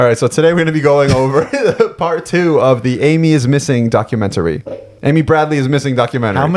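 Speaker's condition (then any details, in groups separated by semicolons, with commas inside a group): No condition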